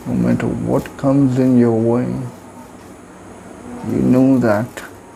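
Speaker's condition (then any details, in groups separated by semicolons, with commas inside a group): Cerebral palsy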